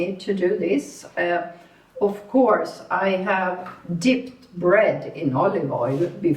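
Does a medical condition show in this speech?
No.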